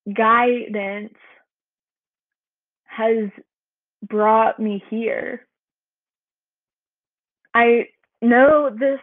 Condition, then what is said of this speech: Stuttering. You need to not cry when you are about to speak, because when you cry, you have a tendency to stutter more, and it's going to be hard.